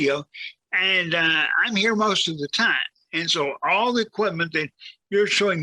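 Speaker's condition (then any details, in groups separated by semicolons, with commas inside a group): Cerebral palsy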